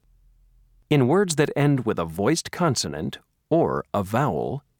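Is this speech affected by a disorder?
No.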